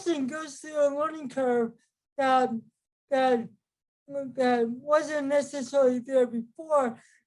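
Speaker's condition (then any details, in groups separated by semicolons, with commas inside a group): Cerebral palsy; from birth, affects movement; wheelchair user; affects ability to speak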